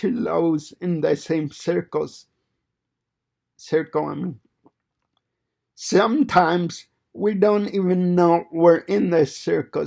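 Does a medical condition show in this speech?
Yes: cerebral palsy; fine motor impairment.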